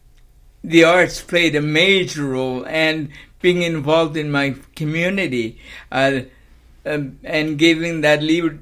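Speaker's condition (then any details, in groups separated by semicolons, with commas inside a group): Cerebral palsy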